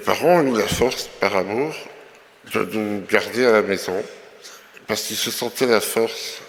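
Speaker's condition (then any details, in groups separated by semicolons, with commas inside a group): Myopathy; progressive loss of all limbs, muscle weakness; no use of arms or legs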